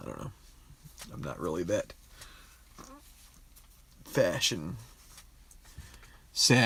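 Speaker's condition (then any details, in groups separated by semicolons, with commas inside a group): No condition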